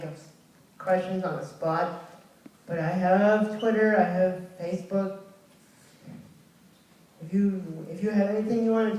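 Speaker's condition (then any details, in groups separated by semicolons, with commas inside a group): Cerebral palsy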